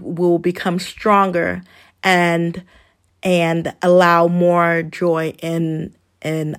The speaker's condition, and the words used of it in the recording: Stuttering. I do stutter, so you will hear me stumble upon a word.